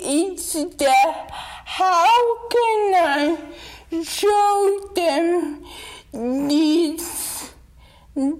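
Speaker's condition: Dystonia; takes deep breath and relaxes when tense to gain control, calms before able to speak

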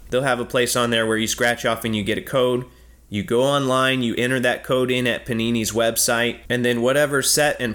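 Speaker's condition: No condition

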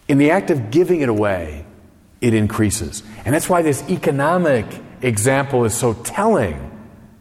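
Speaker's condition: No condition

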